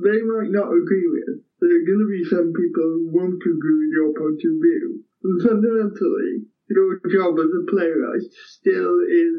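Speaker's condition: Cerebral palsy; physical only

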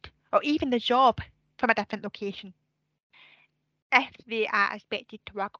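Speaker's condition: Deafness; speech sometimes affected

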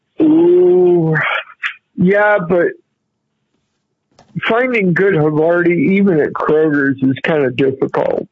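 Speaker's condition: Cerebral palsy; constant staggering walk

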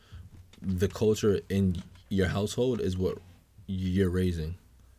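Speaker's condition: Stuttering; prolonged sounds

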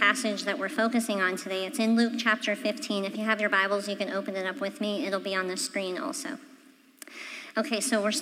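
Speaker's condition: Cleft palate; congenital

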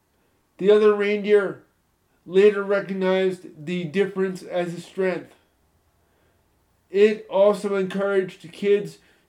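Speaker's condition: Spastic cerebral palsy, moderate

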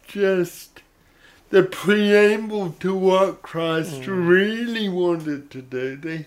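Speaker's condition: Cerebral palsy; odd sort of voice

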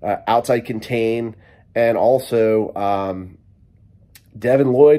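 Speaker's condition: No condition

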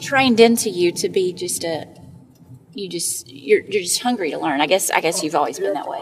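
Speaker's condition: No condition

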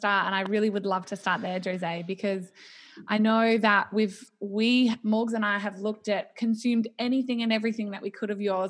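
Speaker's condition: No condition

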